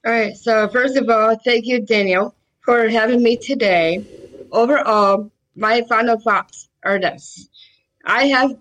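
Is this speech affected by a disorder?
Yes: Down syndrome; congenital, early intervention programs and therapies in early childhood.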